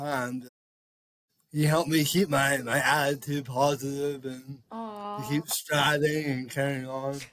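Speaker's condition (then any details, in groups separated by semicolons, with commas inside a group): Cerebral palsy; speech affected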